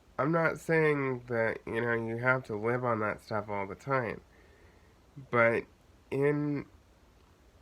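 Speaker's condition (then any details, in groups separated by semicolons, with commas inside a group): Cerebral palsy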